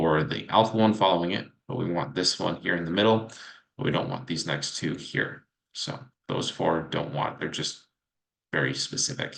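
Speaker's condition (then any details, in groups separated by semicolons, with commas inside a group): No condition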